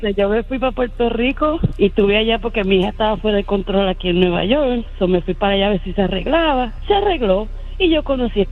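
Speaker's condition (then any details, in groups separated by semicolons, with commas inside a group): No condition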